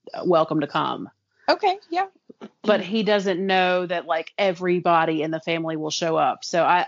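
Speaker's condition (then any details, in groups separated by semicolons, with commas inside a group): No condition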